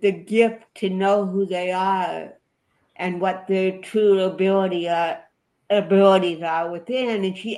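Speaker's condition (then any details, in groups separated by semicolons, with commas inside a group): Cerebral palsy; present since at least age 11 or 12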